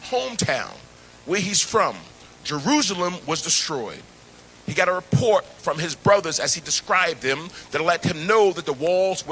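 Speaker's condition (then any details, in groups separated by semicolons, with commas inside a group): No condition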